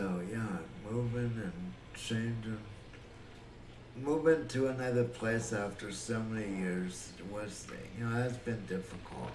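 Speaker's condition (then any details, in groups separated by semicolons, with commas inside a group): Cerebral palsy; affects muscle coordination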